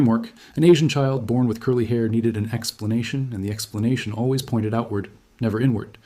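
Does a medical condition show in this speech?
No.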